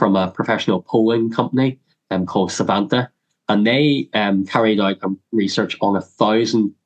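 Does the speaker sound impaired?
Yes: cleft lip and palate; congenital.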